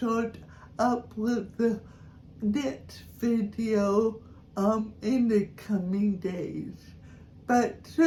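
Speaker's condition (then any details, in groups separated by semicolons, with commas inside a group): Cerebral palsy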